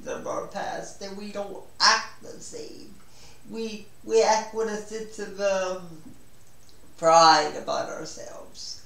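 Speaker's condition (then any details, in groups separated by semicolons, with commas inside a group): Spastic cerebral palsy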